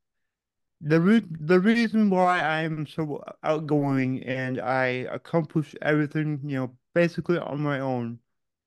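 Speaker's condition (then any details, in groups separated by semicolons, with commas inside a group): Cerebral palsy; physical only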